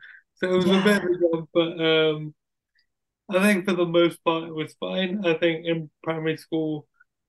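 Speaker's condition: Cerebral palsy; wheelchair user

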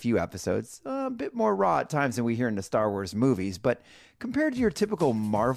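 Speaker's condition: No condition

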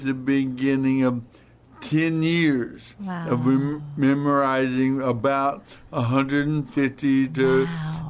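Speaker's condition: Hemorrhagic stroke, hemorrhagic, basal ganglia; talks funny, voice stressed tonight, speaks slowly and deliberately to be understood, daughter Stacy helps

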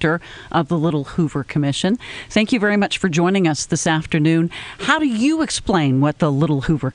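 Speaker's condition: No condition

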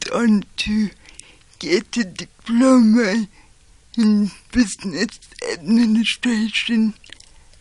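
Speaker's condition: Cerebral palsy; never talking

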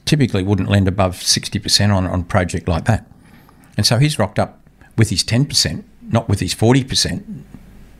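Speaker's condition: No condition

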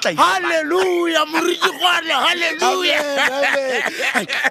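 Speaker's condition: No condition

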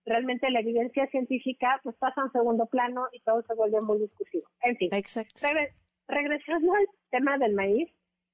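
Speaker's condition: No condition

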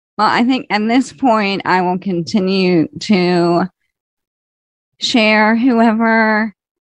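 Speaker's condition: ALS, slow progressing

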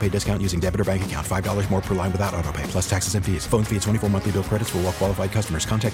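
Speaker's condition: No condition

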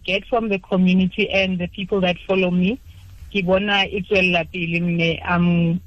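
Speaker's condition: No condition

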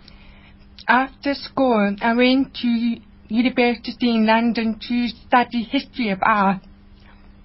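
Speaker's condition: Profound hearing loss; congenital, no family history, diagnosed at 9 months, cochlear implant at Tigerberg unit in early 20s; learned to speak through extensive speech therapy with parent and speech therapist after diagnosis

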